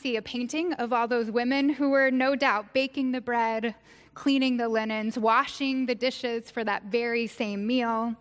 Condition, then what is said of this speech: None; typical speech.